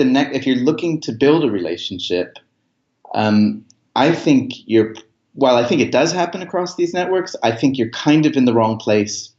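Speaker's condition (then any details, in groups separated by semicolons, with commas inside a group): No condition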